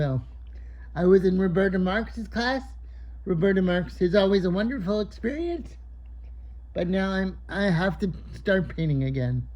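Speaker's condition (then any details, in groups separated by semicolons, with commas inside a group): Cerebral palsy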